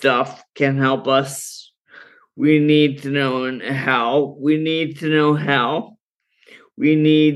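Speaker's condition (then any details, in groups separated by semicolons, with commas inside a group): Friedreich's ataxia; genetic neurodegenerative movement disorder; symptoms managed partly with cannabis for neuropathic pain, muscle relaxation, sleep, ataxia worse when not rested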